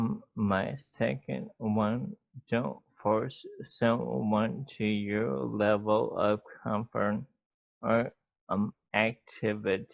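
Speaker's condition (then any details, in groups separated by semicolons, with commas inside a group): MND; ALS; slower speech, speech impediment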